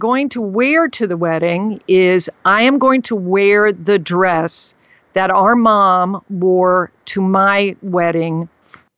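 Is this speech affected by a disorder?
No.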